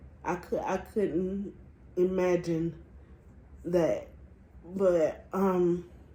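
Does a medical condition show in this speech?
Yes: cerebral palsy.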